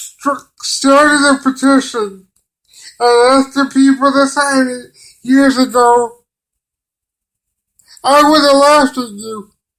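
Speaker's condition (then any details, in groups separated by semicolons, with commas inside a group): Cerebral palsy; limited use of the hands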